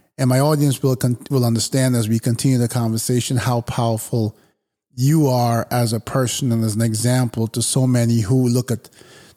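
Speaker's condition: No condition

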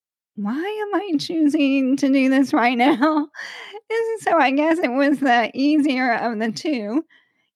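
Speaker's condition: ALS; onset at age 37, 16 years since diagnosis, surpassed 2 to 5 year prognosis; fingers don't move well, typing hard; voice affected when tired or talking too much, voice banked years ago for computer

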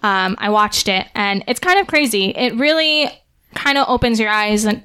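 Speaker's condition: No condition

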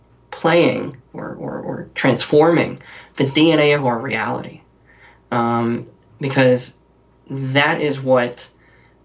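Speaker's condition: Cleft lip and palate; different

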